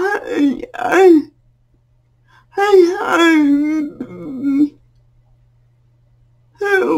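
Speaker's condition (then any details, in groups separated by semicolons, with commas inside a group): Cerebral palsy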